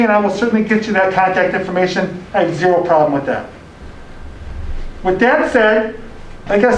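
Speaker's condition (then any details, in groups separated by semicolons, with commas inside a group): No condition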